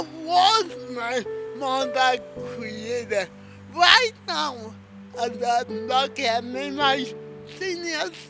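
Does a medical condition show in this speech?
Yes: cerebral palsy; needed assistance moving, childhood physiotherapy.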